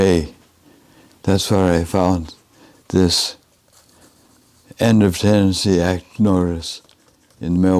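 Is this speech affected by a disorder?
Yes: advanced Parkinson's disease, severe.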